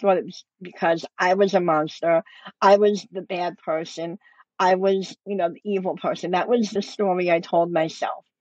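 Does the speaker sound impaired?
Yes: cleft lip and palate; congenital, surgeries from 2 months, lip and palate closure, nose reconstruction, two bone grafts, ear tubes; adult, upper teeth implant bridge, no front upper bone, last surgery second bone graft early thirties; speech affected, workplace discrimination over how speaks.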